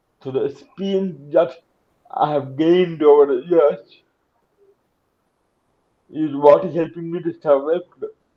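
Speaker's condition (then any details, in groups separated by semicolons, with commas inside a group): Cerebral palsy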